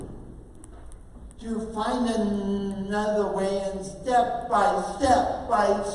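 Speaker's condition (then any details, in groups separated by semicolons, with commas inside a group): Oxygen-related condition, speech impairment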